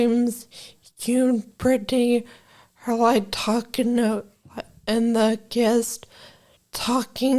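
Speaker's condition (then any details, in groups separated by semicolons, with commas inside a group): Brain injury from aneurysm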